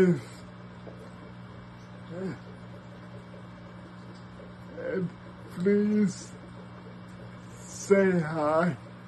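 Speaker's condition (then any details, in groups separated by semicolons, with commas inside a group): Cerebral palsy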